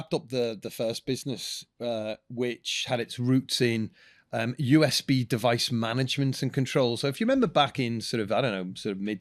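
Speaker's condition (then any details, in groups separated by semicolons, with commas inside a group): No condition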